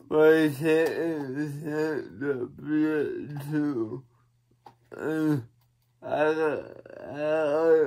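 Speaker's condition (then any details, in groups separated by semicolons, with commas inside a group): Cerebral palsy; one hand affected; atypical speech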